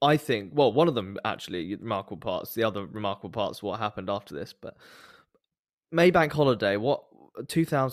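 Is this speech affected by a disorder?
No.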